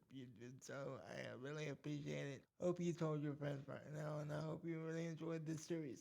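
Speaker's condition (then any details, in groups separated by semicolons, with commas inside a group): Cerebral palsy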